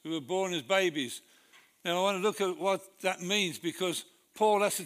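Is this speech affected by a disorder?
Yes: Parkinson's disease; Parkinson's with arthritis, diagnosed by brain scan after failed medical, dragging foot, shaking; speech affected at brain scan, per doctors.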